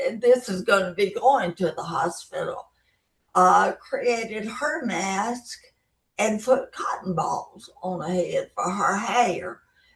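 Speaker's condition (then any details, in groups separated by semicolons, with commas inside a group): Brain injury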